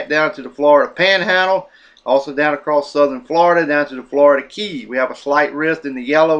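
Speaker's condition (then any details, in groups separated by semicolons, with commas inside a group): No condition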